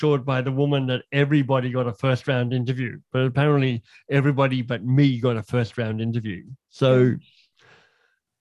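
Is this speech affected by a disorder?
Yes: cleft lip and palate; congenital genetic cleft lip and palate, palate open to nose, lip unjoined, surgery when young; slight speech impediment persists, audible in voice; a bit leaky on some sounds.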